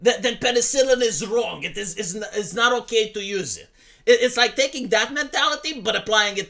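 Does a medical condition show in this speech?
No.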